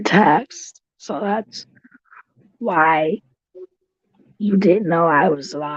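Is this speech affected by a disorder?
Yes: cerebral palsy; tracheotomy.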